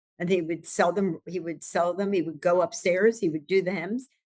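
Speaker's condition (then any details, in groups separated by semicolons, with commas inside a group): No condition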